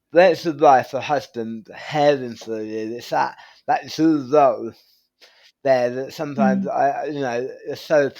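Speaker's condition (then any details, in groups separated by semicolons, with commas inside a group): Tongue cancer surgery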